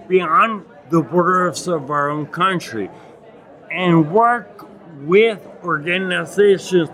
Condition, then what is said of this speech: Ataxia. My balance, my coordination of hands, obviously my dysarthria.